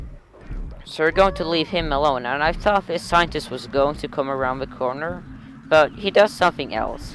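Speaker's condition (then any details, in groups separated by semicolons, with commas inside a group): No condition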